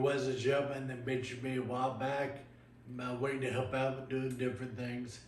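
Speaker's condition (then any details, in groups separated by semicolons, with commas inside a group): Friedreich's ataxia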